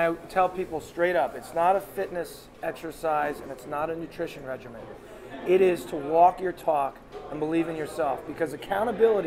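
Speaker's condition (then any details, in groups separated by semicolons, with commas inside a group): No condition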